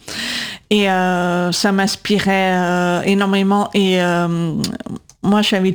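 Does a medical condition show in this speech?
Yes: profound congenital deafness, congenital, due to cytomegalovirus (CMV); diagnosed 18 months, severe then profound at 8, cochlear implants left 8.5, second 20-22; bilateral, age 37, two cochlear implants with external processors and antennas, magnets above ears; 20 years speech therapy for speaking and voice control, LPC cued speech, AI struggles to understand.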